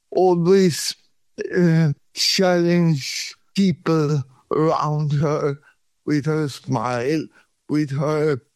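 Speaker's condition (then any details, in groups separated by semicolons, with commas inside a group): Cerebral palsy; feet opposite of Charlie Chaplin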